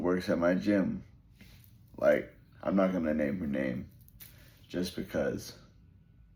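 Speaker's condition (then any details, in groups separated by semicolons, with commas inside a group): Brain injury; relearned talking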